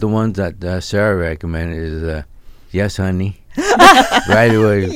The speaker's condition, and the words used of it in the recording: ALS (motor neuron disease). And, you know, I get distracted by my voice sometimes, so it affects my train